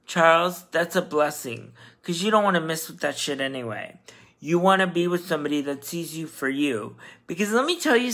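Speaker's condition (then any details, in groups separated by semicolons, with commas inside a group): Cerebral palsy, spastic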